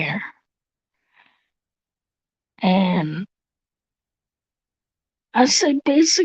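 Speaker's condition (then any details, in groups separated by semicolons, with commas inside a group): Cerebral palsy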